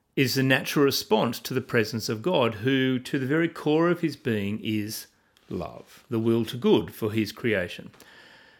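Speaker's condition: No condition

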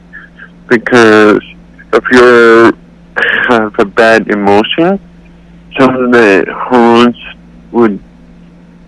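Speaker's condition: Cerebral palsy; accepts own voice

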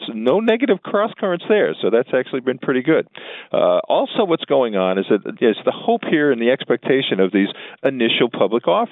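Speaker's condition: No condition

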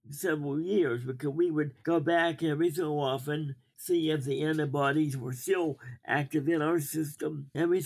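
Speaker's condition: Cerebral palsy; learned walking with braces

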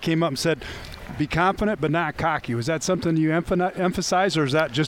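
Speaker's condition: No condition

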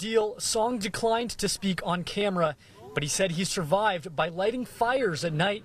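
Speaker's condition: No condition

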